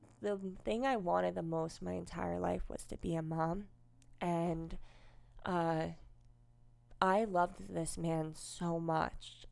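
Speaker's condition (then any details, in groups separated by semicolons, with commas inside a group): Cleft lip and palate, unilateral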